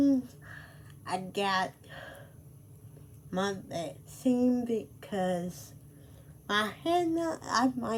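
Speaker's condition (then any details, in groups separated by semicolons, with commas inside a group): Cerebral palsy; speech affected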